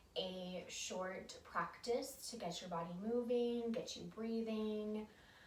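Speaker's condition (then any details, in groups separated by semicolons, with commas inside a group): No condition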